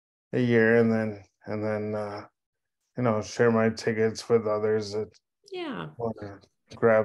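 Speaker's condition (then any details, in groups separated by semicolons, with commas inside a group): Cerebral palsy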